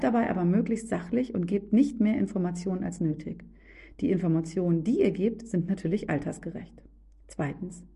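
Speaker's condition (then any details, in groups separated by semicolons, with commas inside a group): No condition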